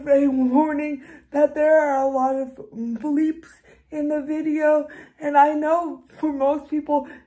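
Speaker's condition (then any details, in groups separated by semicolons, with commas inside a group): Cerebral palsy, severe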